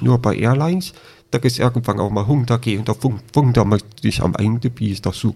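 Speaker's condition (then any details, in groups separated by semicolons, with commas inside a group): Deafness with cochlear implant, congenital deafness; hardly spoke before implant, 3-4 years relearning speech and hearing, raised orally, no sign language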